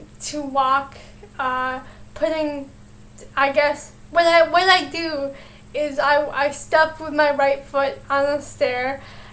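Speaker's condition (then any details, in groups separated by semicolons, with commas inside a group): Cerebral palsy; affects walking, foot and leg pain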